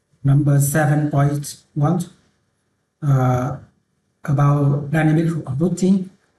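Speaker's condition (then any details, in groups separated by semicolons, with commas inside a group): No condition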